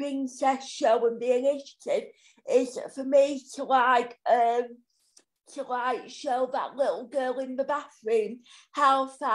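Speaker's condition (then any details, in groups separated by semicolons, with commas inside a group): Cerebral palsy; physical disability only, wheelchair user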